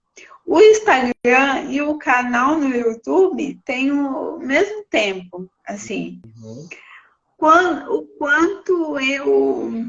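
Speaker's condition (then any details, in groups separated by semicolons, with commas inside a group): Cerebral palsy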